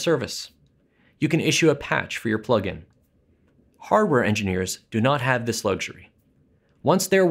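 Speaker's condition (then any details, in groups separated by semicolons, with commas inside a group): No condition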